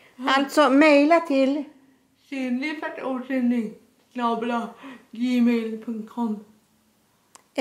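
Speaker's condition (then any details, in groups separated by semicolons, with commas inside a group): Dyskinetic cerebral palsy, severe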